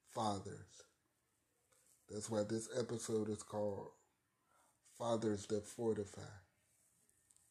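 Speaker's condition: Cerebral palsy; arthritis

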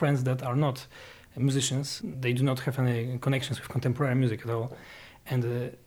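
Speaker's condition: No condition

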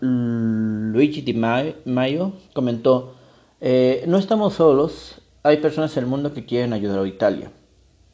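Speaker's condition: No condition

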